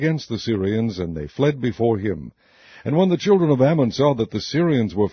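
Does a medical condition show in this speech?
No.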